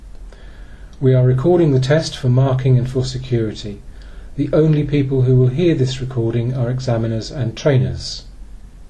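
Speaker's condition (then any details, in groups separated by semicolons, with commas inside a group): No condition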